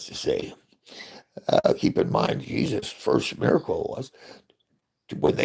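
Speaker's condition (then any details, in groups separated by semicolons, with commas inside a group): Parkinson's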